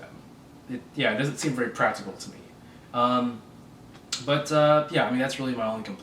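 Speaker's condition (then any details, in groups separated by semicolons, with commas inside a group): No condition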